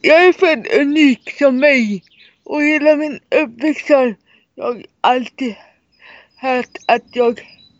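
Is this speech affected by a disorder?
Yes: cerebral palsy; severe, wheelchair user.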